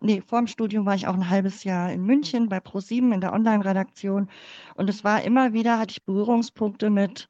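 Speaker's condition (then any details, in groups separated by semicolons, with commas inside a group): Cleft palate; congenital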